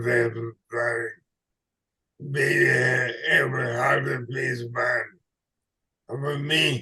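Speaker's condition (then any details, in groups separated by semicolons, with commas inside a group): ALS/MND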